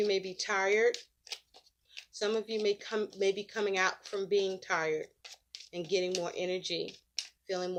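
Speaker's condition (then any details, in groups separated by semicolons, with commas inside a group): No condition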